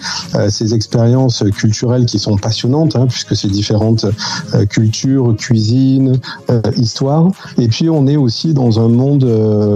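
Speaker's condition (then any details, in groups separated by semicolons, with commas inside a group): No condition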